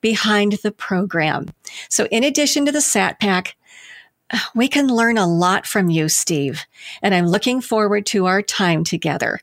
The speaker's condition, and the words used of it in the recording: No condition.